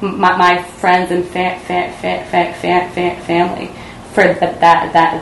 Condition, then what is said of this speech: Stuttering. I'm going to be trying to stutter more because I'm not going to try to avoid it.